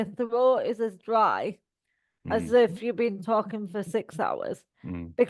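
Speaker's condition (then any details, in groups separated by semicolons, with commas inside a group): Cerebral palsy; all four limbs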